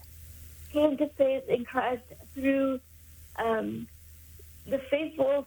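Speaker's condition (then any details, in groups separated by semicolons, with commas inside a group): Cerebral palsy; born about 3 months early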